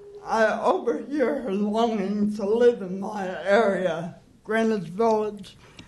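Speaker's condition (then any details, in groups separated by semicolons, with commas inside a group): Cerebral palsy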